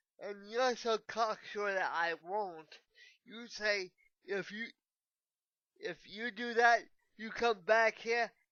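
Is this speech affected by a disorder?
Yes: cerebral palsy.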